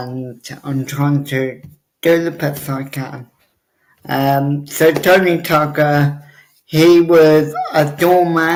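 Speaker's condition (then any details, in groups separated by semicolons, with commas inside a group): Cerebral palsy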